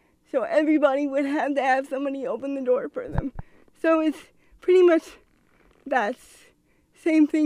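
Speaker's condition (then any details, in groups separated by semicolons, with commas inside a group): Cerebral palsy; from birth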